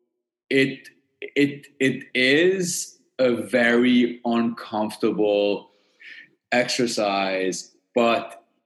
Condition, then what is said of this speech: Stuttering. One, I learned this breathing technique to control my stutter, which was one first step.